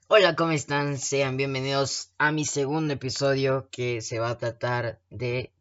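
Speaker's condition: No condition

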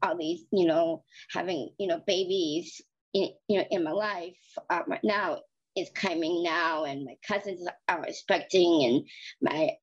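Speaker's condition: Down syndrome; flat feet

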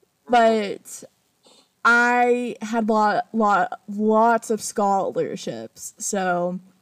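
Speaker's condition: Stuttering; stutter since childhood, speech therapy from kindergarten to seventh grade, speech therapist gave up then; sometimes barely able to speak, word blocks, throat feels closing before groups, crying worsens stutter; repeated sounds, prolonged sounds

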